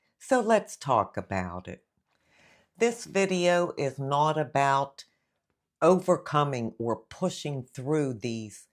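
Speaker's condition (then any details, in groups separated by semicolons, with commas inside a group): No condition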